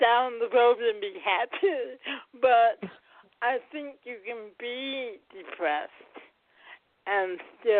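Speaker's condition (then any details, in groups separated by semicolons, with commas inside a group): Cerebral palsy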